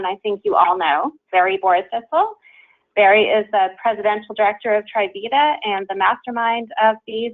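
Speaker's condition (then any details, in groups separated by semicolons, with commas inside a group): No condition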